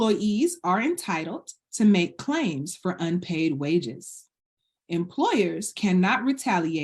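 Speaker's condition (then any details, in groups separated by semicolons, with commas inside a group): No condition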